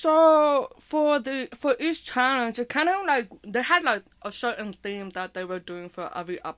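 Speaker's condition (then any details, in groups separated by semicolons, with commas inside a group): Hearing impairment with speech impairment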